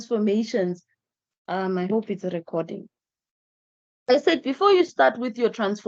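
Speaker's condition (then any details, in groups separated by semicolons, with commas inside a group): No condition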